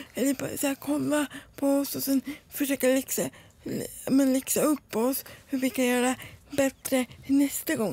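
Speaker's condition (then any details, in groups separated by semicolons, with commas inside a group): Cerebral palsy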